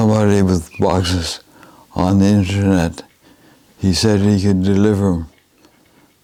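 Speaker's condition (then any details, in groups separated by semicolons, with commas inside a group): Advanced Parkinson's disease, severe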